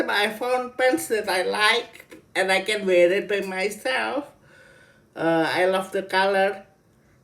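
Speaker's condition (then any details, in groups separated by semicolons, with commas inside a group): Cerebral palsy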